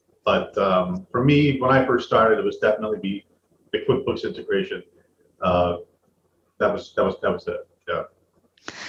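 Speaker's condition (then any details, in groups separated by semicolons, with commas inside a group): No condition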